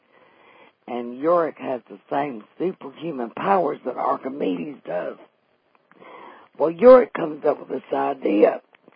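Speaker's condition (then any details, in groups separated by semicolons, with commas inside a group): Vocal cord paralysis after stroke, unilateral vocal fold paralysis; more than 6 years after stroke, types with one hand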